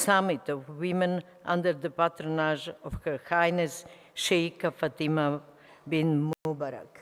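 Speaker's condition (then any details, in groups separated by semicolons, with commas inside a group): No condition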